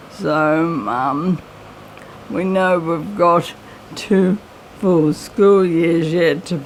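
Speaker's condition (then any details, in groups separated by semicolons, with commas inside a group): MND; voice slightly raspy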